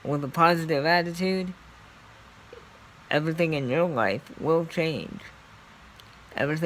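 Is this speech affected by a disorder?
Yes: cerebral palsy; scoliosis.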